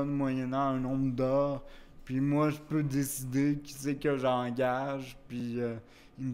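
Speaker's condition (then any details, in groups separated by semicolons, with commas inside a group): Cerebral palsy; wheelchair use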